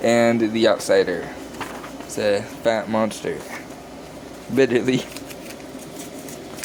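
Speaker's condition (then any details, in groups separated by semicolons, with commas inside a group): No condition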